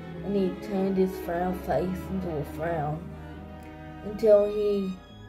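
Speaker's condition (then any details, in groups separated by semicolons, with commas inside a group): Cerebral palsy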